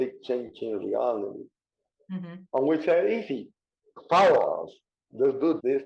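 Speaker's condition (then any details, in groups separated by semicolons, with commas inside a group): Cerebral palsy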